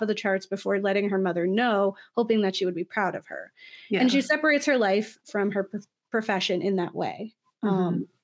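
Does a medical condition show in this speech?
No.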